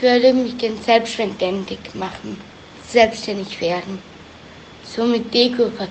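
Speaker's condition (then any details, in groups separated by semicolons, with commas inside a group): Down syndrome; trisomy 21, chromosome 21 present three times, genetic; age 19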